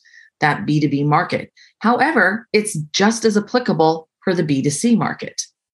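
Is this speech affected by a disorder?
No.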